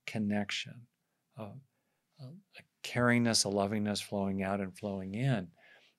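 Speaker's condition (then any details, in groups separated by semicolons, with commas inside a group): No condition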